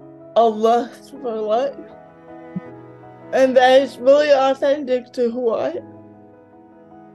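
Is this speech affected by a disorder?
Yes: cerebral palsy, mild; mouth affected.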